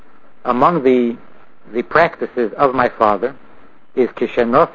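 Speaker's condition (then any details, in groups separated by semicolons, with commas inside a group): No condition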